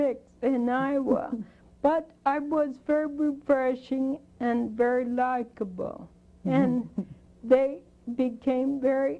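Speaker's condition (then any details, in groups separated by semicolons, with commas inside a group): Spinocerebellar degeneration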